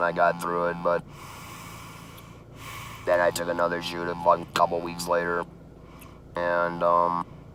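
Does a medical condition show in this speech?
Yes: laryngeal cancer laryngectomy, electrolarynx; laryngectomy, tracheostomy, neck stoma breathing; survivor, chemo and radiation; electrolarynx speech, robotic voice.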